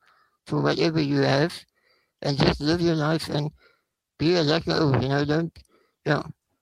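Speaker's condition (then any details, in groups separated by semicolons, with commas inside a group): Spinal muscular atrophy; takes much longer to take effect; not much treatment available at this stage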